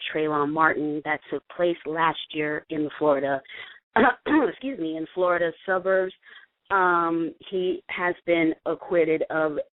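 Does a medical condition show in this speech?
No.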